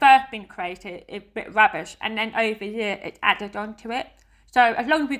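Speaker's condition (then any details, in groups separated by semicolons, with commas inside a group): Deafness; dances by counting and following partner Giovanni's lead, not the music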